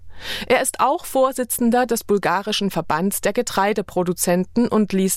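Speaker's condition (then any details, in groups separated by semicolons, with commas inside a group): No condition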